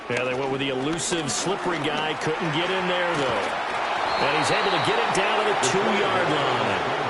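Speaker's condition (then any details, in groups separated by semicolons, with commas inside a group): No condition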